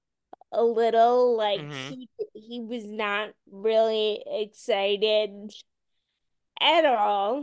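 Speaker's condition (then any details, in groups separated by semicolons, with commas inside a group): Friedreich's ataxia; progressive muscular dystrophy form, initially called mild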